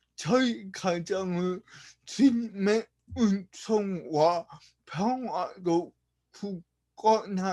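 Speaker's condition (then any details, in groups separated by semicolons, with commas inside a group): Brain lesion disability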